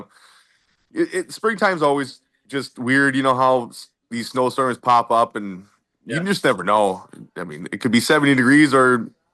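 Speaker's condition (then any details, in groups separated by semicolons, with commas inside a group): No condition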